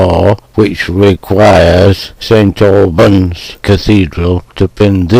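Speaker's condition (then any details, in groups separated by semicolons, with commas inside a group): Motor neuron disease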